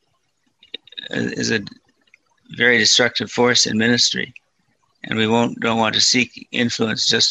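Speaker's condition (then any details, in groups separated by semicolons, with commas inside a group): Parkinson's disease, mild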